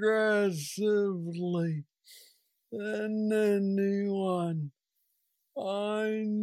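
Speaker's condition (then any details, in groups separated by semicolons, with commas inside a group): Parkinson's disease; mobility struggles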